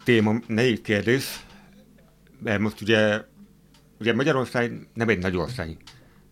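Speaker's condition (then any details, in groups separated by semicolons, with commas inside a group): Hearing impairment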